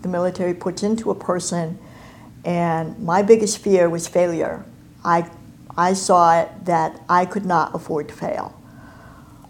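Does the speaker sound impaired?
Yes: cleft palate and cleft lip; congenital.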